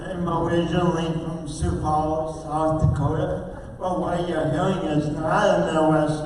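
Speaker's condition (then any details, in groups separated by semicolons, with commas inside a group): Oxygen-related condition, speech impairment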